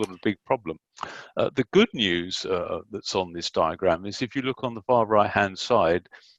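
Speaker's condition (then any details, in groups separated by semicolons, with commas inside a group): No condition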